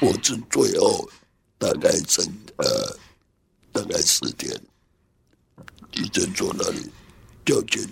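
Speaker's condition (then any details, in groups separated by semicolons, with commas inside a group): Total laryngectomy, esophageal speech; hoarse under two months before diagnosis, voiceless after surgery, now slow esophageal speech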